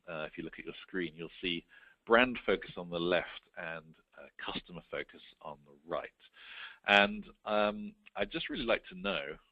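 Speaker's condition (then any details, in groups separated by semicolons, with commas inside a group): No condition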